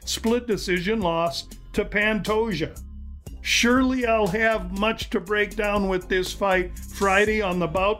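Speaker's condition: No condition

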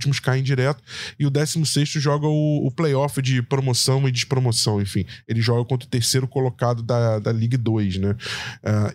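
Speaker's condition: No condition

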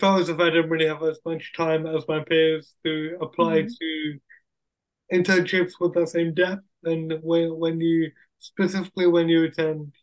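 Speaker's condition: Cerebral palsy; acquired brain injury, wheelchair user, many surgeries, hospital school and rehab ages nine to twelve, physio

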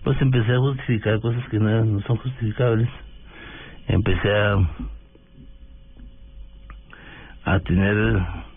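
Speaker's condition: Parkinson's disease; weakness

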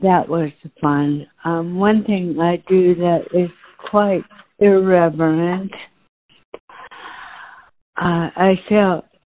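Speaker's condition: ALS; genetic, initially thought sporadic, first signs voice and breathing while singing, ENT scope and brain, throat MRI clean; about 3 years since diagnosis, still dancing in advanced classes, getting harder; breathing changed while singing, could not sing, lost voice for teaching

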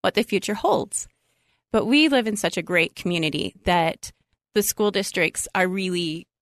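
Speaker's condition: No condition

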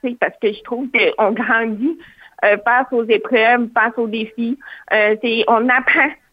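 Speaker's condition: Hearing loss, cochlear implant; hard of hearing, cochlear implant surgery at age four

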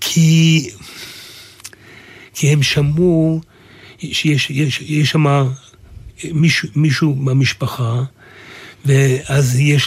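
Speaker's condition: Aphasia; writing and speaking both a struggle

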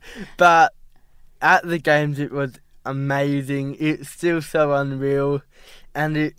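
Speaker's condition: Cerebral palsy; ongoing therapies via Cerebral Palsy Alliance

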